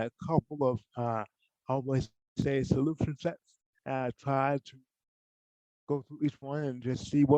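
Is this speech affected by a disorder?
Yes: cerebral palsy; from birth, poor hand use.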